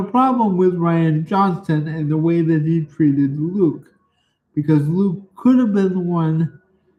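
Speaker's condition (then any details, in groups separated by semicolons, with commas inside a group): Cerebral palsy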